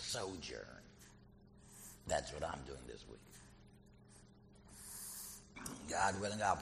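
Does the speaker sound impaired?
Yes: laryngectomy; total laryngectomy after cancer recurrence, voice prosthesis, prior radiation and chemotherapy, liquid diet during treatment; speaking and preaching through voice prosthesis; artificial voice via prosthesis, like a kazoo, earlier could barely whisper, voice much better now.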